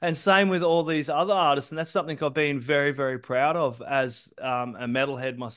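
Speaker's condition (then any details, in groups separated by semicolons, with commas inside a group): No condition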